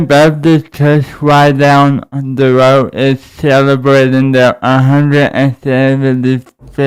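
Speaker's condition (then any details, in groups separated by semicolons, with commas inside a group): Cerebral palsy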